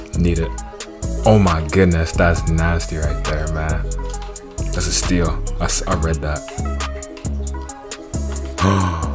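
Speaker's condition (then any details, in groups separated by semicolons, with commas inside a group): No condition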